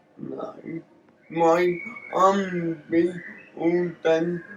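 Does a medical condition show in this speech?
Yes: cerebral palsy.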